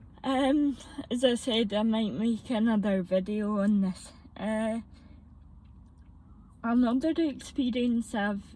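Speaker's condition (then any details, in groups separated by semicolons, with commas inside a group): Cerebral palsy; birth injury, weaker muscles; mild to moderate, badly torn muscles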